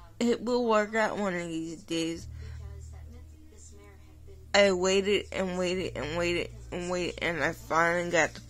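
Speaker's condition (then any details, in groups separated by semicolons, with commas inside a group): Cerebral palsy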